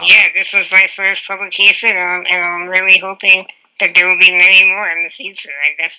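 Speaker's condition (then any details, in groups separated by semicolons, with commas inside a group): Spinal muscular atrophy; wheelchair user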